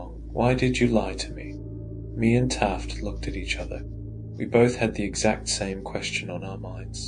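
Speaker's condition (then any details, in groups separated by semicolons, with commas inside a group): No condition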